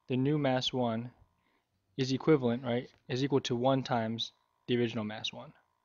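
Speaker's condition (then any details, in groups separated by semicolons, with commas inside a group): No condition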